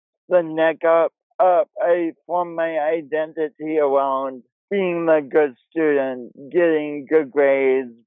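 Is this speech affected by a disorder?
Yes: cerebral palsy; affects speech and body coordination; pronounced speech impediment, imperfect voice with speech impediment quality.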